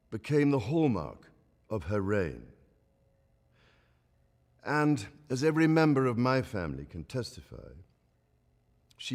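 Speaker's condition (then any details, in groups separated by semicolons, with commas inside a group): No condition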